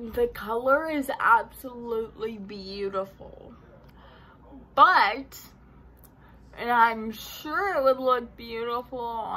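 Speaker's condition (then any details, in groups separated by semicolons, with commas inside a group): Cerebral palsy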